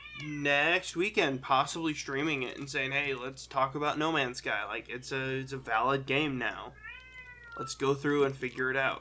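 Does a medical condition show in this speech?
No.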